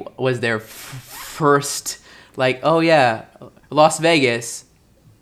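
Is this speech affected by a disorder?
Yes: stuttering; no longer uses fluency techniques, stutters openly including in acting; fluent when singing, formerly word switching and circumlocution, hiding caused tension and struggle; here repeated sounds, prolonged sounds.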